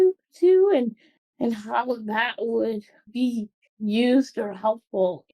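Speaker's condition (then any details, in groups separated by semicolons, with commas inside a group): Cerebral palsy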